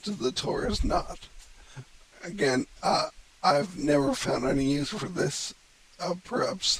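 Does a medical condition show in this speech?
Yes: cerebellar ataxia from brain tumour.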